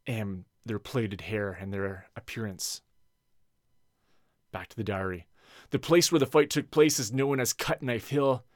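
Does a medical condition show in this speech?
No.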